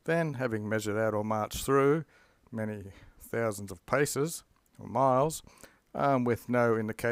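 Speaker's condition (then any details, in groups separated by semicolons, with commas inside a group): No condition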